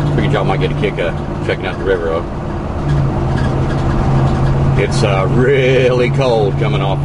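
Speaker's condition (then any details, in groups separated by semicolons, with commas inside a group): No condition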